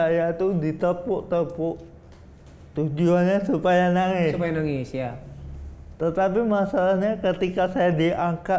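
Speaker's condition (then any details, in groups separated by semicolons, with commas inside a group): Cerebral palsy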